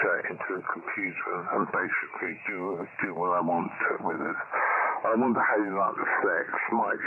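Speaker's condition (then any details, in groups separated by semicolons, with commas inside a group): Mouth surgeries; multiple mouth surgeries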